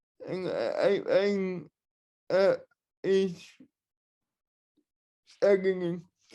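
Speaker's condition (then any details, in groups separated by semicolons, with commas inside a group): Cerebral palsy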